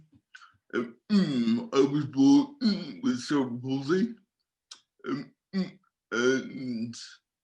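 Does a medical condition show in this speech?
Yes: cerebral palsy; from birth.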